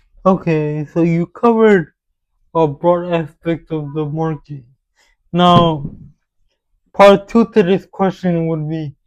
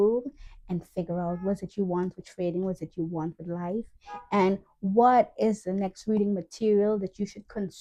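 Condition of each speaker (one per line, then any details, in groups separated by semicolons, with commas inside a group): Cerebral palsy; with developmental delay
No condition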